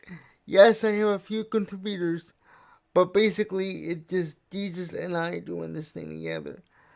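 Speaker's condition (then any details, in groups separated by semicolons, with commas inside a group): Cerebral palsy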